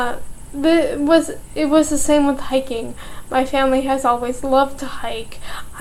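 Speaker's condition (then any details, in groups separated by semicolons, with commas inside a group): Cerebral palsy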